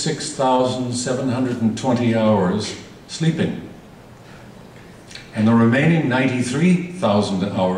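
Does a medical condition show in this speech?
No.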